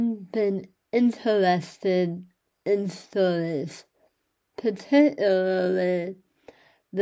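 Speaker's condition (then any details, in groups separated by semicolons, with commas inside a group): Speech loss after cancer treatment; speech loss after cancer surgery; speech improving, still struggles; mute for months after surgery, speech therapy helped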